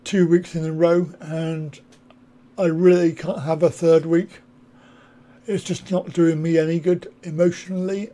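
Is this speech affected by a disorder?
Yes: cerebral palsy; back surgery.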